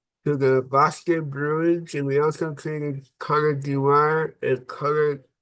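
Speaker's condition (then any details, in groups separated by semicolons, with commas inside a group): Cerebral palsy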